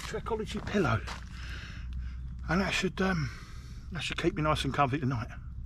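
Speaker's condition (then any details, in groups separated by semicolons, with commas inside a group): No condition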